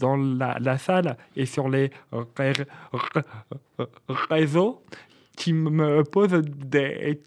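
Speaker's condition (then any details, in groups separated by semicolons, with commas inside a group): Stuttering; stuttering since age 4, first misdiagnosed as Gilles de la Tourette, cause hypothesized as several traumas; repeated sounds, repeated words, prolonged sounds, blocks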